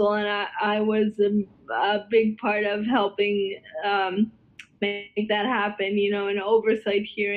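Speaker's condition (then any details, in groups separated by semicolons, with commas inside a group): Cerebral palsy; spastic quadriplegia, all four limbs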